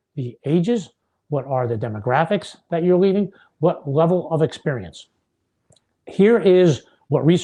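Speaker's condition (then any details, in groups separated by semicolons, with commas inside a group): No condition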